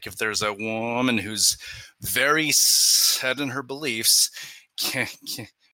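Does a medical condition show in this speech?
Yes: stuttering; lifelong stutter, no cure; phases one and two, technique workshop; sound and syllable repetitions, stutter goes away when singing, worse with negative internal reaction; here repeated sounds, blocks.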